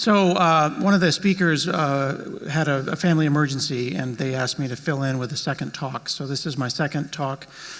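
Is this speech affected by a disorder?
No.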